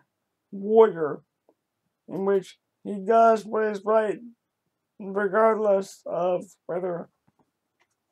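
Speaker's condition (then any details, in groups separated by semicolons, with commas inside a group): Cerebral palsy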